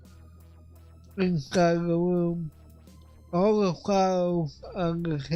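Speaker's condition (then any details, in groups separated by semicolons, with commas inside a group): Cerebral palsy; affects voice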